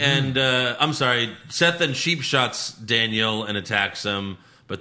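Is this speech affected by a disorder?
No.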